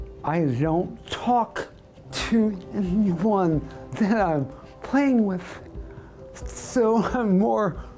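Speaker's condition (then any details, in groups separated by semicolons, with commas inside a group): Voice dystonia; voice box, probably tongue and lips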